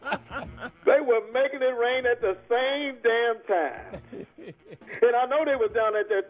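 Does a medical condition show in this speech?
No.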